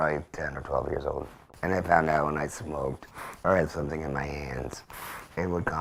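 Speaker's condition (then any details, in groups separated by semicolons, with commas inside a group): Laryngectomy; total laryngectomy for cancer, tracheoesophageal voice prosthesis; speaks by pressing prosthesis, voice sometimes whispered, can yell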